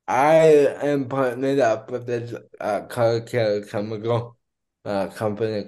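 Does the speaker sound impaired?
Yes: cerebral palsy; physical therapy when younger.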